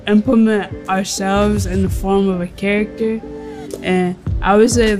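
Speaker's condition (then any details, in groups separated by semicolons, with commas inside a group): Cerebral palsy; cerebral palsy with seizures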